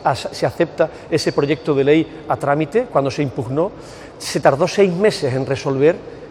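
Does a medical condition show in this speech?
No.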